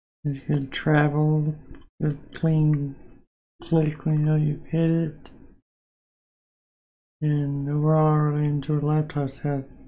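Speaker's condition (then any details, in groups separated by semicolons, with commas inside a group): Parkinson's disease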